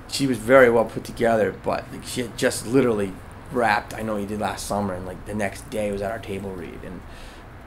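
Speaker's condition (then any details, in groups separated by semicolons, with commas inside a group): No condition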